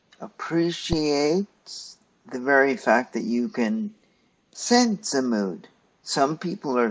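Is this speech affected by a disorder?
Yes: cerebral palsy; stiff muscles.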